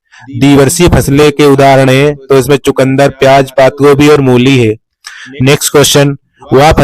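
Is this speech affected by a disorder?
No.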